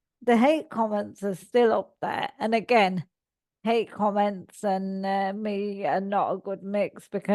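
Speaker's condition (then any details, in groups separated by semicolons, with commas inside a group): Cerebral palsy; all four limbs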